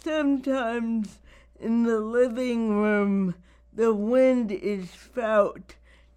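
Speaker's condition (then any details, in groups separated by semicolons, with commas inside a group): Cerebral palsy; wears down with age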